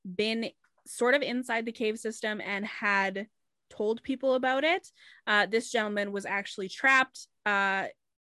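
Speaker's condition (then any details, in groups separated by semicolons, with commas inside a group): No condition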